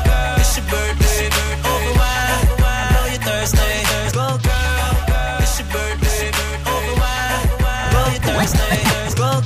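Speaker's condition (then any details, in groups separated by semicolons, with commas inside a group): No condition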